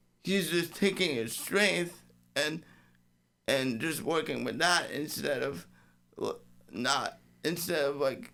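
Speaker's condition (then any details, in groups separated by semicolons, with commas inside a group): Cerebral palsy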